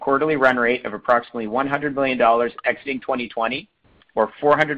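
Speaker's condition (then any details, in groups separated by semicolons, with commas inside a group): No condition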